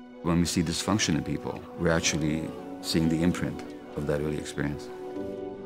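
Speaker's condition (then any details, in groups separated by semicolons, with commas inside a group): No condition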